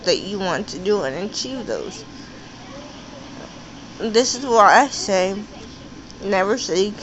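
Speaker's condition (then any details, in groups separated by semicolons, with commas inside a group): Cerebral palsy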